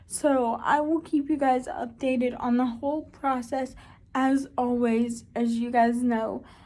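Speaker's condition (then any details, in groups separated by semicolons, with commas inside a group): Cerebral palsy; affects foot; foot reconstructive surgery considered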